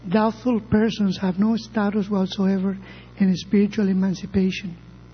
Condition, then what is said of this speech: None; typical speech.